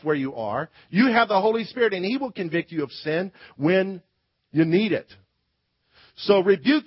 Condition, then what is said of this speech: None; typical speech.